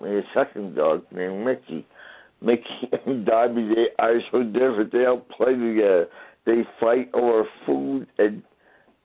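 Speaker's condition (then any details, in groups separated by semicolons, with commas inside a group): Traumatic brain injury; people ask about voice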